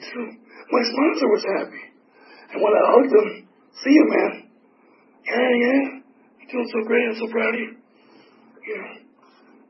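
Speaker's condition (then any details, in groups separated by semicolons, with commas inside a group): Tracheotomy; tracheotomy for 4 years, 8 surgeries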